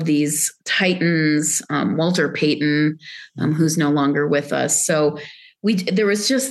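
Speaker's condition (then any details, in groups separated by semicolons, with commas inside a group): No condition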